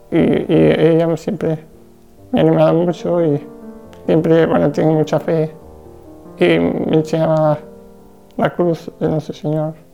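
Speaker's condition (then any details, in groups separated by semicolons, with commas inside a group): Duchenne muscular dystrophy; degenerative, progressive loss of strength over time, past suffocation episode needing emergency care, later relapses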